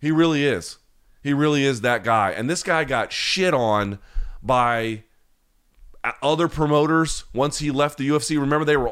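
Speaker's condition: No condition

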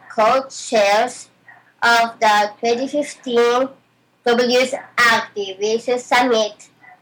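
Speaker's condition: Down syndrome; regular speech therapy, reading practices, public speaking and mc work to build confidence; some speech difficulties due to condition

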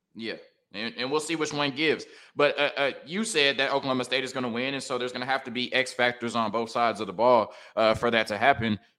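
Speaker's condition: No condition

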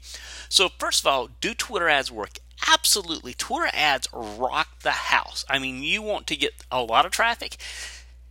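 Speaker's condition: No condition

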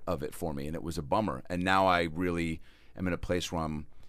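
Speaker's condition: No condition

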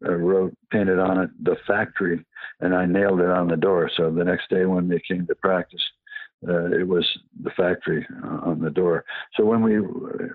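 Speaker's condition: Parkinson's; past cancer

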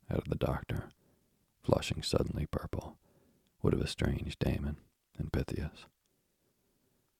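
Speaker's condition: No condition

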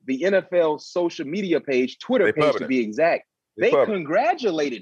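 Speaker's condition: No condition

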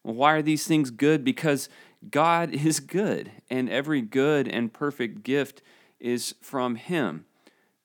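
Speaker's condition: No condition

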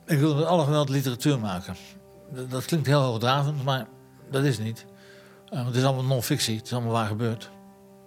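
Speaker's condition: Parkinson's disease; speaks with difficulty, half purely Parkinson motor problem, emotional tearfulness partly from disease

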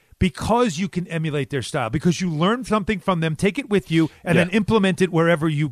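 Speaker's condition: No condition

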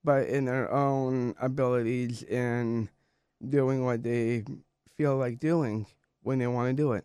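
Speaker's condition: Down syndrome

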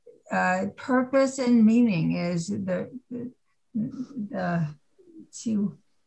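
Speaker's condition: Aphasia after stroke; two strokes one month apart, artery dissection blocking blood flow, symptoms came on slowly, ten and a half years ago; writing slow

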